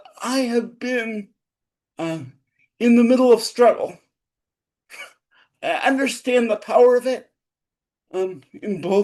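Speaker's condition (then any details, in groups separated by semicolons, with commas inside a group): Cerebral palsy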